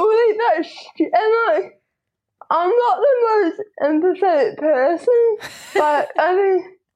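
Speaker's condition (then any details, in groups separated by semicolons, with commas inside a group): Cerebral palsy, spastic diplegia; no surgery yet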